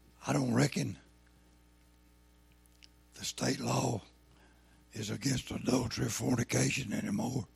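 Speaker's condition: Throat cancer, lost vocal cord

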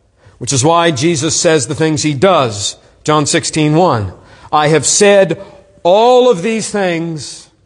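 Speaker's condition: No condition

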